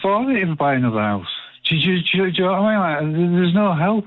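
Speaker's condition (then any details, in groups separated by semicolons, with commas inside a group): Parkinson's disease; DBS implant, DBS surgery couple of years ago, worsening over last 18 months; symptoms much better since surgery, frequent falls, very poor balance, repeated hospital visits after falls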